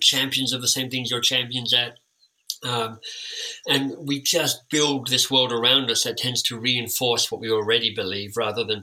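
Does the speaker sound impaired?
Yes: cleft lip and palate; time with an orthodontist.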